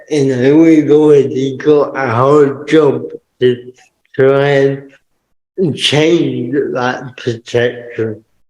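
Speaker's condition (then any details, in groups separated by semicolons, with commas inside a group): Cerebral palsy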